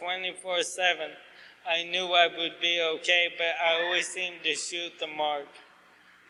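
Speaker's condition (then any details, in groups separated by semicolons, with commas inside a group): ALS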